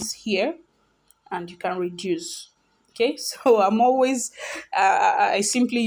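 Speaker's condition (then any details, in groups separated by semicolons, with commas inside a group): No condition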